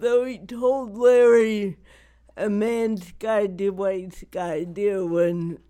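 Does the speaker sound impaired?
Yes: cerebral palsy; not degenerative, lack of muscle control and spasticity, wears down with age, especially without yoga or exercise.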